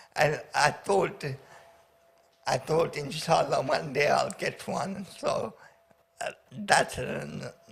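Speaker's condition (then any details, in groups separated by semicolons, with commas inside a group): Paraplegia with essential tremor; chronic, with essential tremor; about 20 years since diagnosis, progressed beyond walking aid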